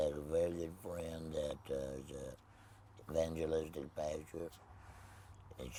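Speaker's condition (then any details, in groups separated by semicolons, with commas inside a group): Laryngectomy, voice prosthesis; after radiation and chemotherapy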